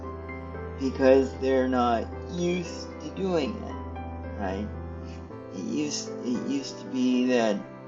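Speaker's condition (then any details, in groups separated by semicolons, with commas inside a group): Cerebral palsy; stiff muscles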